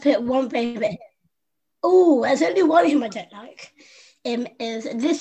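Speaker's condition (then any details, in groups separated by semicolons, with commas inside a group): Down syndrome; congenital, infant heart failure, heart surgery in infancy, stopped breathing as baby and resuscitated, chest problems, pneumonia; learned to speak by copying younger sister Susie, never stopped talking since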